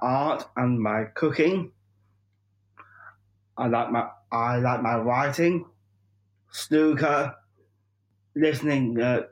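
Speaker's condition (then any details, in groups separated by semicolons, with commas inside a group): Down syndrome; 45 years old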